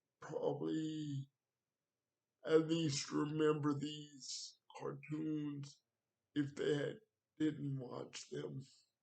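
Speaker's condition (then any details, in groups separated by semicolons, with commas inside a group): Cerebral palsy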